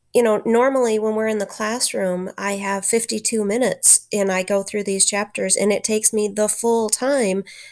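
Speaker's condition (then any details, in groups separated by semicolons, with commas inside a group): No condition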